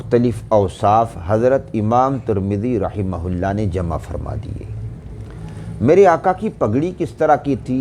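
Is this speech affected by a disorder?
No.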